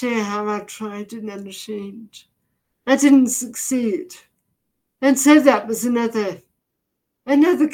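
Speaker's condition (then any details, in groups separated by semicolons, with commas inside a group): Deafness, severe; can hardly understand speech, vocabulary partly picked up from reading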